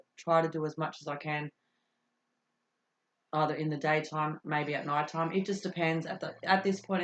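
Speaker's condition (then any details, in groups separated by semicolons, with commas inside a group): No condition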